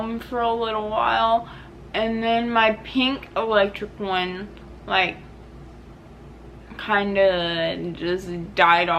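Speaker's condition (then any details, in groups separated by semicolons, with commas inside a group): Cerebral palsy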